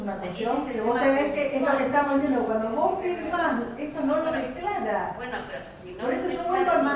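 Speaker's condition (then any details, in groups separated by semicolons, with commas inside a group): No condition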